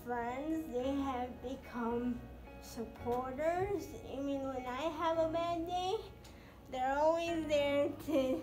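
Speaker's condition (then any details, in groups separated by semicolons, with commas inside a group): Cerebral palsy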